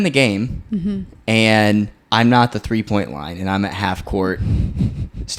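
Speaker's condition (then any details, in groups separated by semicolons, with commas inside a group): No condition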